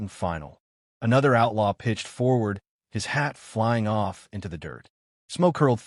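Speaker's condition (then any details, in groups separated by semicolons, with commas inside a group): No condition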